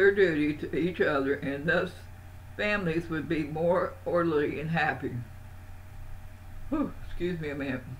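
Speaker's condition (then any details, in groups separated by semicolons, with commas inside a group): Parkinson's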